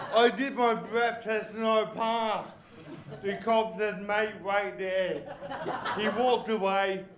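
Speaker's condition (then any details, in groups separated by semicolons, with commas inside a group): Cerebral palsy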